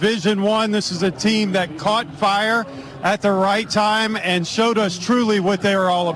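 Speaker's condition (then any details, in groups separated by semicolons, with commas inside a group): No condition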